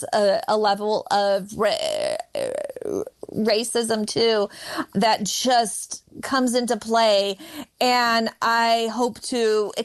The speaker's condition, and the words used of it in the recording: Stuttering. And I did the Marilyn voice for this class.